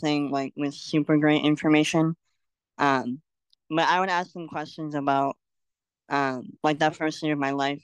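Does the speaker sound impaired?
Yes: cleft lip and palate; congenital.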